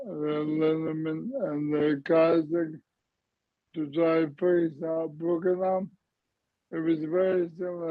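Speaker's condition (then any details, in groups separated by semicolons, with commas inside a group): ALS / motor neurone disease; terminal, whole body affected, muscle wastage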